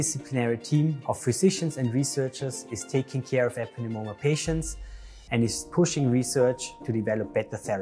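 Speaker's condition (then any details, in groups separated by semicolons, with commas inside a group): No condition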